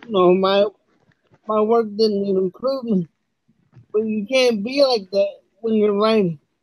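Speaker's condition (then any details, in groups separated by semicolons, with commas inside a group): Cerebral palsy; uses wheelchair, types with one finger; slow speech, hard to use speech-to-text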